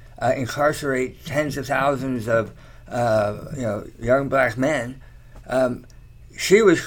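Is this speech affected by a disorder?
Yes: tongue cancer surgery; three or four tongue surgeries, chemotherapy, radiation, long convalescence; slight slur, talks okay.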